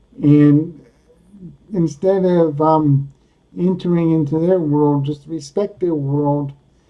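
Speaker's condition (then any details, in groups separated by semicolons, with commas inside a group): Cerebral palsy; speaks coherently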